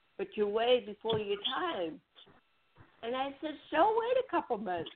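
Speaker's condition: Cerebral palsy; Botox injections in neck every 3 months for chronic pain

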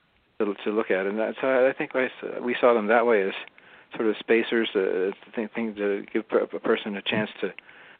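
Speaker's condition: Parkinson's disease; diagnosed while still working, some years before recording

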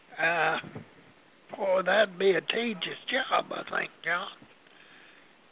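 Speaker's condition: Parkinson's disease; shivering, shaking at time of recording

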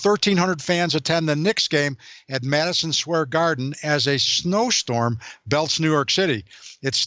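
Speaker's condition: No condition

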